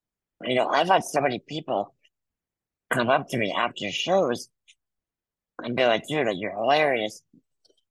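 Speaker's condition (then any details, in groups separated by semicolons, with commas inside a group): Muscular dystrophy; congenital, wheelchair user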